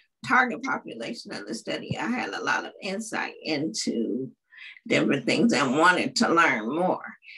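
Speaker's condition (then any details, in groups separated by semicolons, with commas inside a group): Cerebral palsy; uses wheelchair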